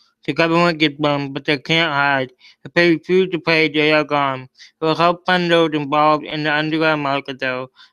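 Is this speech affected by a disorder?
Yes: cerebral palsy.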